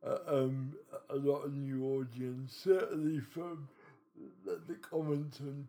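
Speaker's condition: Cerebral palsy

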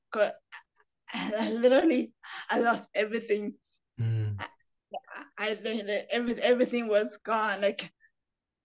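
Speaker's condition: Stuttering after brain injury; acquired, brain damage at 10 after pneumonia coma, myasthenia gravis weakened muscles and breathing, wheelchair; currently in speech therapy at Fluency Plus program, speech therapy whole life; ongoing stuttering, bad speech days, weeks or months; repeated sounds

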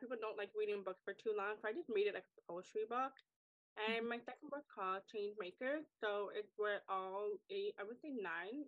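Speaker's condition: Deafness, acquired deafness, wears hearing aids

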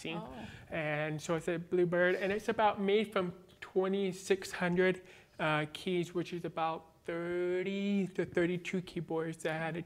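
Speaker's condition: Born deaf, cochlear implant

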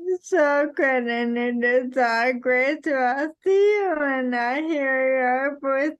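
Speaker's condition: ALS; onset with a finger not working

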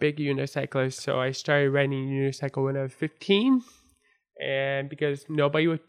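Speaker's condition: Born deaf; congenital deafness from birth

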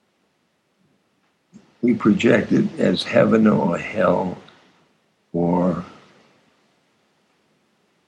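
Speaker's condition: Aphasia after stroke; harder to weave complex stories

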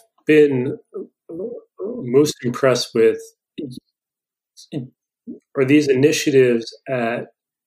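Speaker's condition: Stuttering; lifelong, persisting into adulthood, long kept unspoken, now openly accepted; blocks

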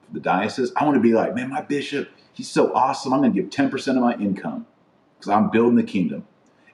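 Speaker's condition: No condition

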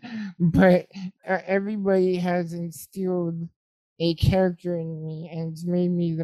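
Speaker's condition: Spinal muscular atrophy type 2

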